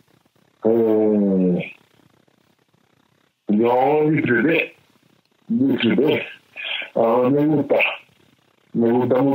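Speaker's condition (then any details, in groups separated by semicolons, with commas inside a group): Cerebral palsy; great difficulty speaking, noticeable speech difficulty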